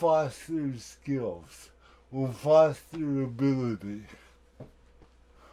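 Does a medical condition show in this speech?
Yes: cerebral palsy.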